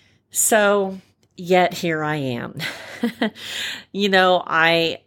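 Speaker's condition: Repaired cleft palate, cleft palate without cleft lip; singing and public speaking

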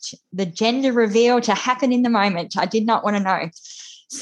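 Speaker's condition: Cleft lip and palate; speech therapy in childhood, cleft not obvious by own account

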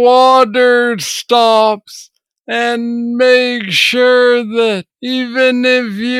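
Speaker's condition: Parkinson's disease; diagnosed at age 35

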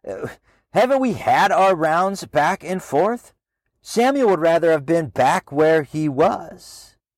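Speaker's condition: No condition

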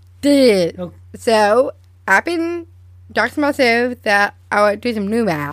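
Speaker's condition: Down syndrome; present from birth

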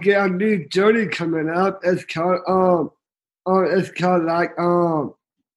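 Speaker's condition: Down syndrome

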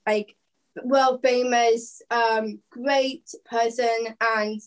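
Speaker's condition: Down syndrome; extra chromosome, 17 years old

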